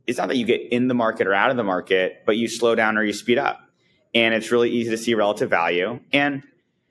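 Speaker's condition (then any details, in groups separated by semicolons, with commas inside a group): No condition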